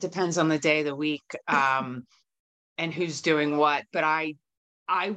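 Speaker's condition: No condition

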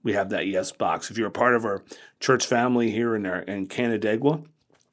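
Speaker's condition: No condition

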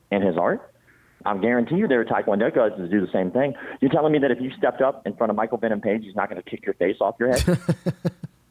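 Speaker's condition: Cleft palate; congenital

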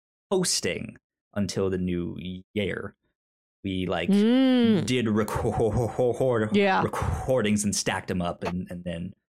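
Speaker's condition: Stutter; stutter since childhood, cause unknown, explained as brain moving faster than mouth, speech therapy in elementary school; stutter when talking; repeated sounds, prolonged sounds

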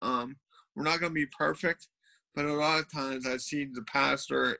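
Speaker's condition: Cerebral palsy; cerebral palsy since birth

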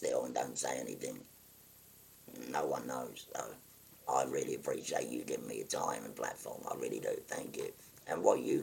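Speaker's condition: Total laryngectomy; one-ear deafness

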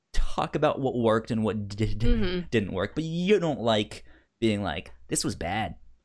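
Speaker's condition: Stutter; speech impediment, past speech therapy; hears own voice through headphone monitoring while recording, finds it disorienting; therapist described costly in-ear device echoing own voice milliseconds late, said to help; repeated sounds, blocks

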